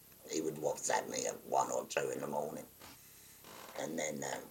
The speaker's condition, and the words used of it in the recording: Laryngectomy. If I go to a party or a wedding or something, no one can hear me.